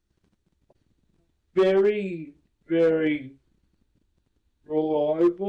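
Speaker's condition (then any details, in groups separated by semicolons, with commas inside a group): Cerebral palsy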